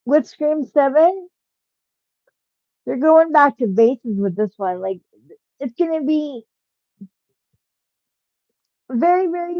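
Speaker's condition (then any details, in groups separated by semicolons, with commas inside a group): Cerebral palsy, spastic; from birth, muscle spasms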